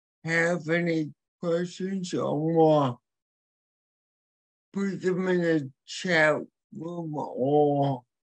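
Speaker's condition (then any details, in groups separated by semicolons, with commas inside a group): Cerebral palsy; hearing impaired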